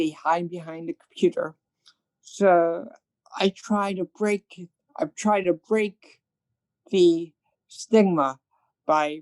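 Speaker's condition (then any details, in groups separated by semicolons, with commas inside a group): Cerebral palsy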